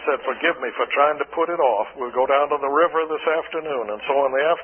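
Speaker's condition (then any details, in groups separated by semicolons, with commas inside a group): No condition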